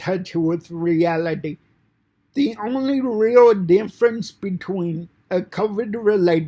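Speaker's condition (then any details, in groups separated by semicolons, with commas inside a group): Cerebral palsy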